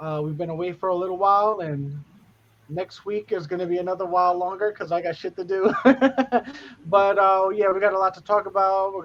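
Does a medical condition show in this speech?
No.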